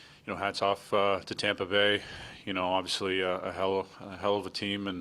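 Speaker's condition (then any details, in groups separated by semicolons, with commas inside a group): No condition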